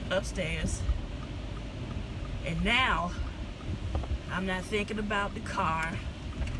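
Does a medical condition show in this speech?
No.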